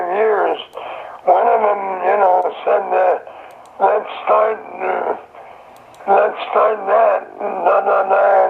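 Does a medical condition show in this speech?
Yes: throat cancer.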